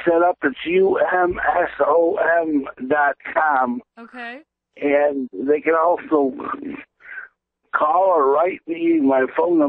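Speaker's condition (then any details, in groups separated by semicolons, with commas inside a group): Cerebral palsy; present since birth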